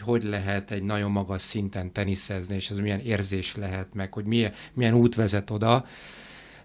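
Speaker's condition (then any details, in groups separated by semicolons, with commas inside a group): No condition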